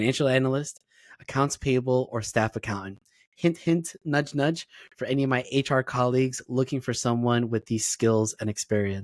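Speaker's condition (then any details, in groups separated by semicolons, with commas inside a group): No condition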